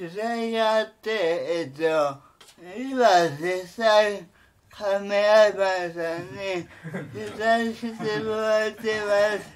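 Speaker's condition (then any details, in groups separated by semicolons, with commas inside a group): Cerebral palsy; severe, uses a wheelchair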